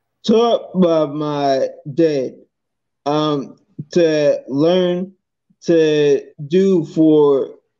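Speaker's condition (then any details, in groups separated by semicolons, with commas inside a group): Multiple sclerosis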